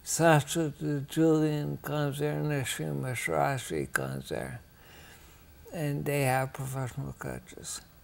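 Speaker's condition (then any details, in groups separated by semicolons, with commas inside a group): Ataxia; rare, progressive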